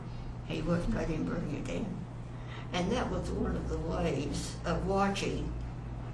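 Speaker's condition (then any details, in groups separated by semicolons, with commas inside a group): Parkinson's; onset many years earlier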